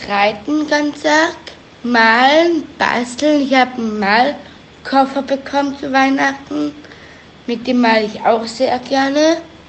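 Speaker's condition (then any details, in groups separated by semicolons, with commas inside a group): Down syndrome; trisomy 21, congenital, chromosome 21 present three times; age 19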